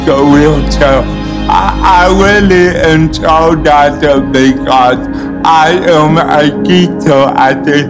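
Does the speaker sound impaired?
Yes: cerebral palsy; congenital cerebral palsy.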